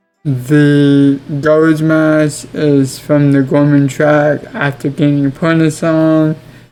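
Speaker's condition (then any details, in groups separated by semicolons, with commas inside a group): Cerebral palsy; affects legs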